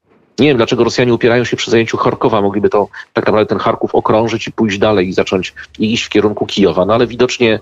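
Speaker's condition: No condition

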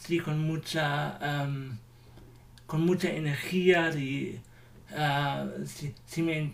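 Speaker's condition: Cerebral palsy

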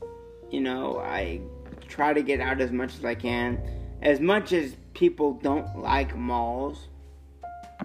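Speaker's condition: Cerebral palsy; lifelong, non-progressive, daily wheelchair use

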